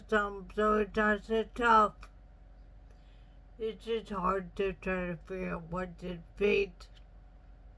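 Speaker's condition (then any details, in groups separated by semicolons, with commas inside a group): Traumatic brain injury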